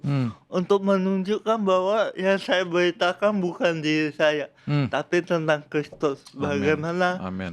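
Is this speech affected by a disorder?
Yes: cerebral palsy; from birth.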